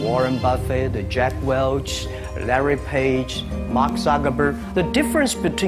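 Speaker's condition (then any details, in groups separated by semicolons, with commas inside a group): No condition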